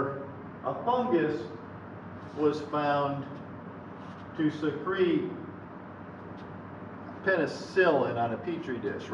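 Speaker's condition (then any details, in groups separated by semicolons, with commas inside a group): No condition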